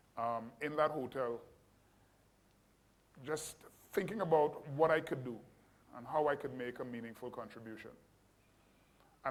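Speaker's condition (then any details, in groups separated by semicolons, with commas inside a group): No condition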